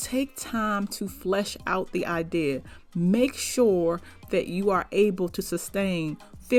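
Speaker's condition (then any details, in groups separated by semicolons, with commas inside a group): No condition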